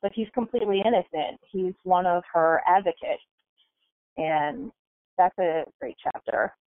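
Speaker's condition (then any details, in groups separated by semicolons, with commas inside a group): No condition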